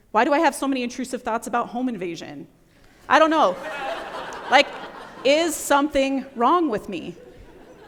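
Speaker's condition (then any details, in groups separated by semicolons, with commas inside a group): No condition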